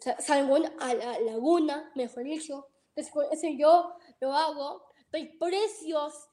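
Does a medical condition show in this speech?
Yes: Down syndrome; about 21 years since birth, ongoing therapies.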